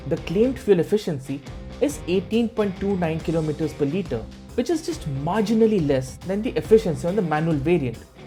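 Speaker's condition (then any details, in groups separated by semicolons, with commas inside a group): No condition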